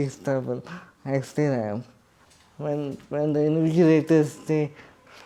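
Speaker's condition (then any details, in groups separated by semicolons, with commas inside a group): Cerebral palsy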